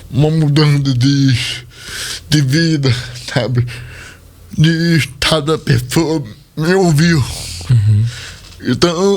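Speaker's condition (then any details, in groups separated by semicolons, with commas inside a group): Cerebral palsy; speech not normal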